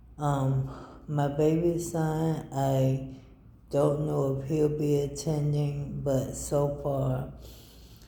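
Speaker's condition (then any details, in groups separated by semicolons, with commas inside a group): ALS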